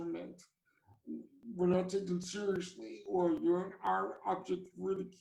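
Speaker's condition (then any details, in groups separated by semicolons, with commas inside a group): Cerebral palsy; from birth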